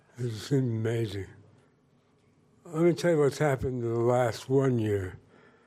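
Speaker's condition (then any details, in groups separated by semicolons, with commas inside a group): Parkinson's disease; rigorous exercise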